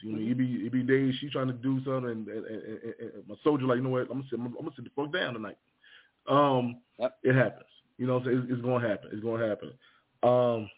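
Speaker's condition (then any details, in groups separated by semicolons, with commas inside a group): Stutter; reading listener stories aloud on podcast; self-described stutter, expects to stumble when reading aloud; repeated sounds, repeated words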